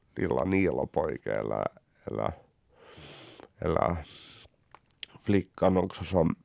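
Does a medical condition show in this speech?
Yes: cerebral palsy; congenital, born two months premature at 1.69 kg, underdeveloped lungs, electric wheelchair user, cannot run, childhood habilitation courses at Folkhälsan.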